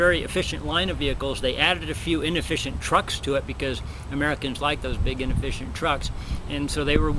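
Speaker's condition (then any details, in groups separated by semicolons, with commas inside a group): No condition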